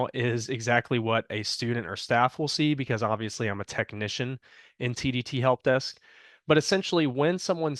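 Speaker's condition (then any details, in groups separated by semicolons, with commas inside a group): No condition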